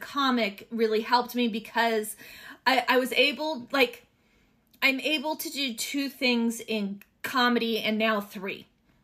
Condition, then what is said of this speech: Stuttering. Like, I am a stand-up comic who stutters and has dyslexia, and I've loved comedy my entire life, and that's why I have the book out now